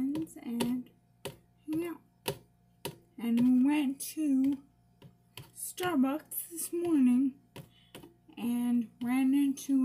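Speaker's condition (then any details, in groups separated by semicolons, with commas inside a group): Brain injury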